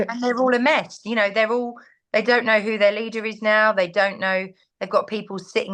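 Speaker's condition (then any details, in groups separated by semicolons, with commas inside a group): No condition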